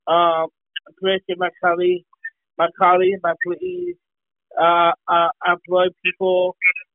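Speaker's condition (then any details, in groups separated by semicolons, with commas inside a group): Down syndrome; short simple answers, non-standard grammar, business partner completes some sentences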